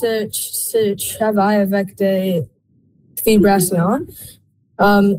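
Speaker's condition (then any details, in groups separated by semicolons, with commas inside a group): Stuttering; self-made Rhythmo Speech vibrating wristband cues speaking rhythm, breathing, big breath every third vibration; about 9 stutters per 2 minutes without wristband, 4.5 with 2-second vibration, half-second pause rhythm; repeated sounds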